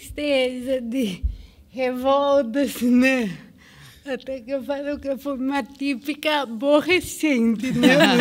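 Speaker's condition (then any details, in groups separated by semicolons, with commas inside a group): Cerebral palsy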